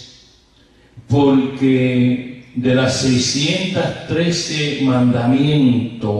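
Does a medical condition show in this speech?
No.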